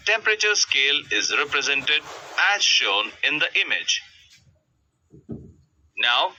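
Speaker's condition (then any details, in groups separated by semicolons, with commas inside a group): No condition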